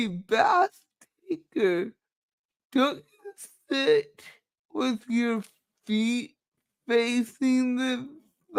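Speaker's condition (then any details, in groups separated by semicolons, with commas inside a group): Cerebral palsy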